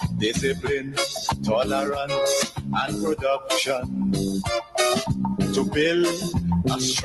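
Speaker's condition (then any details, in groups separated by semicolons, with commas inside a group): No condition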